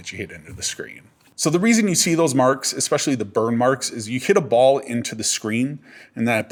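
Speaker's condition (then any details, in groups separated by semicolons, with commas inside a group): No condition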